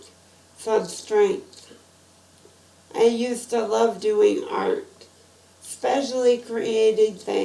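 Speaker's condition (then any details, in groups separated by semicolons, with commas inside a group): Spinal muscular atrophy type 2; type 2, genetic; progressed with age, no nusinersen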